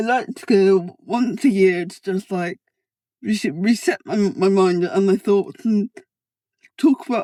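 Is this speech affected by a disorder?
Yes: cerebral palsy.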